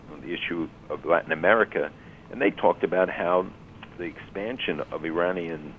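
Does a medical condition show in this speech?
No.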